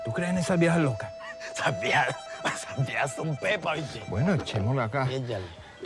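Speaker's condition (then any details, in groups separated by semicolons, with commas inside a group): No condition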